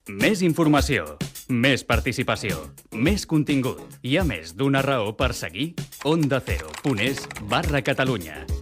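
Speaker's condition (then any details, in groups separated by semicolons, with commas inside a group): No condition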